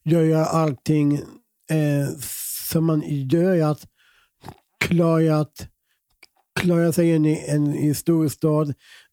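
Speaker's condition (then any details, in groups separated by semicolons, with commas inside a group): Down syndrome; present from birth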